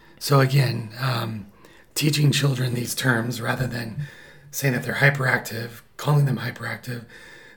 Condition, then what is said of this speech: Vocal cord paralysis. So, that's why my voice sounds this way.